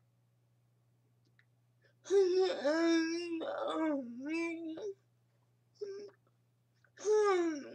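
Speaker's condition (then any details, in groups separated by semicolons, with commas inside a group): Cerebral palsy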